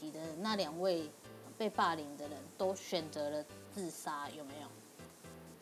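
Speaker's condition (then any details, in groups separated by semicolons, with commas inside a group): No condition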